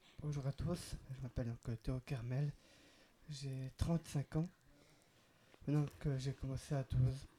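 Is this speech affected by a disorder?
Yes: Down syndrome, trisomy 21; extra chromosome.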